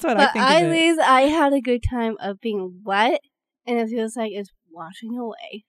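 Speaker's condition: Down syndrome; known since infancy

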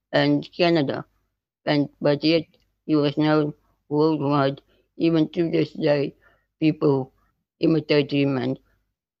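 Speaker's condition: Spinal muscular atrophy type 2; neuromuscular

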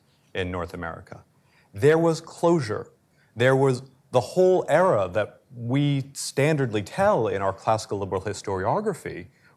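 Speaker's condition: No condition

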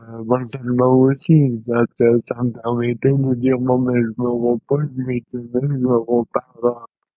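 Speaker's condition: Dystonia; present since birth

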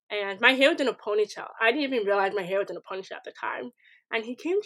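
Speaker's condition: Deafness; hard of hearing, wears hearing aid

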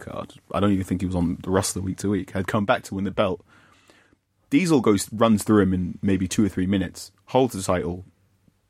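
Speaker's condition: No condition

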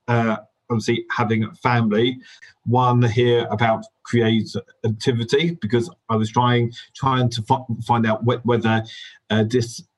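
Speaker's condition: Stammer; possibly linked to hearing difficulties from illness in first 3 or 4 years; repeated sounds, repeated words, prolonged sounds

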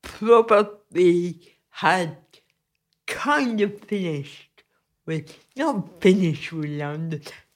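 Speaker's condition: Cerebral palsy; cerebral palsy from birth

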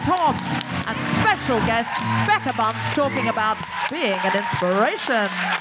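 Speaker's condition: No condition

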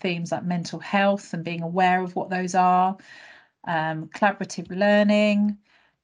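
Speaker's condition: No condition

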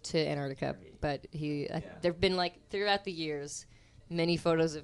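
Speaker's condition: No condition

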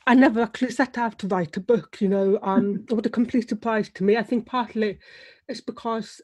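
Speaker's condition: Deafness; relies on lip reading

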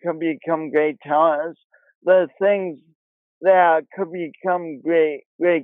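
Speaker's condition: Cerebral palsy; pronounced speech impediment

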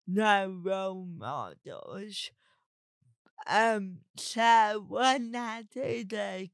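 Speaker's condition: Cerebral palsy; talks differently

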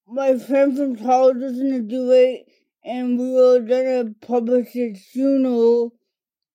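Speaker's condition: Cerebral palsy; speech primarily affected

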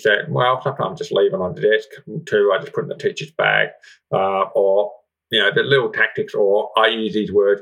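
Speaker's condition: Profound deafness, congenital, severe profound hearing loss; relearned speech sounds after implant with NDIS-funded speech therapist specialised in hearing loss

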